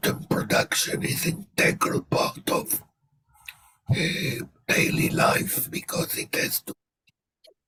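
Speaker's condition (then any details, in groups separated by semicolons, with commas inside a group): Laryngectomy; tracheoesophageal voice prosthesis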